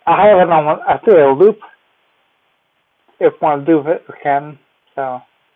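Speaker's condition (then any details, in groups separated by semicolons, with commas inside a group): Cerebellar ataxia; team helps up and down stairs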